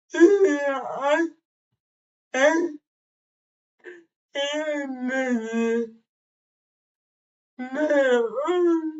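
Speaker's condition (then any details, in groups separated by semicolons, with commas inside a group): Cerebral palsy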